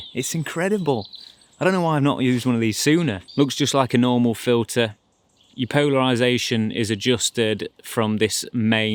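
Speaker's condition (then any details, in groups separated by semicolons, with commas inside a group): No condition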